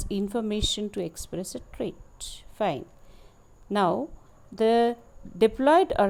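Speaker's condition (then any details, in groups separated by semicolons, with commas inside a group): No condition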